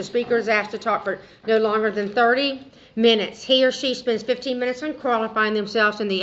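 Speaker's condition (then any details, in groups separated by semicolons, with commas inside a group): No condition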